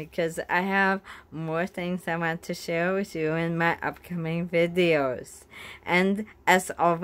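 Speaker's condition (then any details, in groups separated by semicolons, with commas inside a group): Bulbar ALS, bulbar onset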